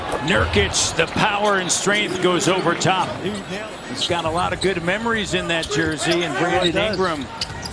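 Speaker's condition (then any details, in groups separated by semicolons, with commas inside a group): No condition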